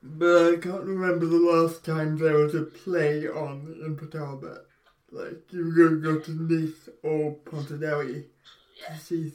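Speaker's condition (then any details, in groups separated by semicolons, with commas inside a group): Cerebral palsy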